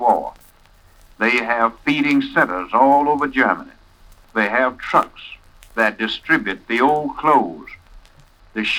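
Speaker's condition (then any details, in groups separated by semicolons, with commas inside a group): No condition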